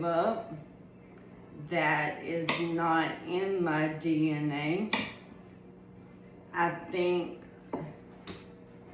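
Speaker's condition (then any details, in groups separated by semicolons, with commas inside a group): ALS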